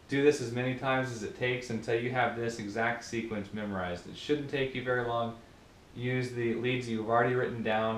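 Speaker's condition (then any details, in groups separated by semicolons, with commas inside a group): No condition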